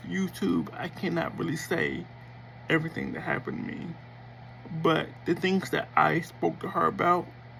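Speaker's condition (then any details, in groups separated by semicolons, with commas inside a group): Cerebral palsy; affects motor skills and speech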